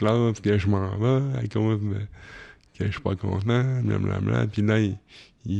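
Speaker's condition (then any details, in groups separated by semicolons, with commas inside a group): Cerebral palsy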